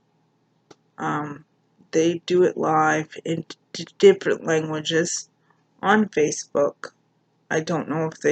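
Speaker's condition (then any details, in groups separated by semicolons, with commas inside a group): Cerebral palsy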